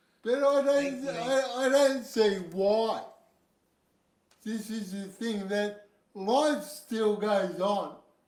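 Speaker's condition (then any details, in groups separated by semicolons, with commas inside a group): Cerebral palsy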